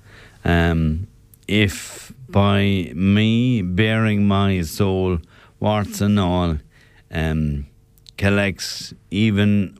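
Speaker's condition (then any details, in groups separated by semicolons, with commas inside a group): Motor neurone disease; very slowly progressing semi-benign variant, normal life expectancy, diagnosed by professor Orla Hardiman at Beaumont; slurred voice, sounds drunk, voice change followed balance problems, deliberate pauses while speaking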